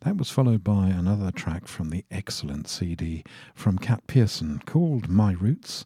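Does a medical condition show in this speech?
No.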